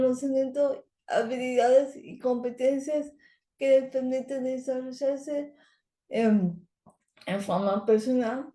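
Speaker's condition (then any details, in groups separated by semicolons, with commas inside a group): Cerebral palsy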